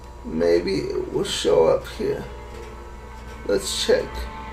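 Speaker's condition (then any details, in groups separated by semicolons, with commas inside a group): Cerebral palsy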